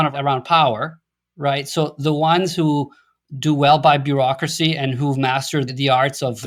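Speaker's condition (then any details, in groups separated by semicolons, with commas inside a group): No condition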